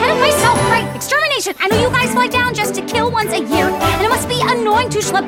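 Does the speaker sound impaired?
No.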